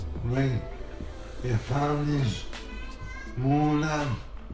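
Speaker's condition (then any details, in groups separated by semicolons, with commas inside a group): Motor neurone disease; voice changed early, throat muscle impaired, cannot project voice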